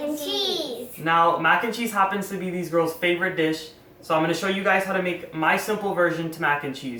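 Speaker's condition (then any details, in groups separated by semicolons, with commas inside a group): No condition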